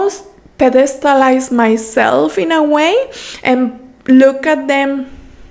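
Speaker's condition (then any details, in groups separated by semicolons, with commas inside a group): No condition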